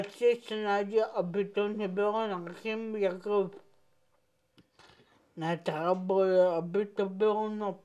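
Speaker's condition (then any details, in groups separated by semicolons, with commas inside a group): Cerebral palsy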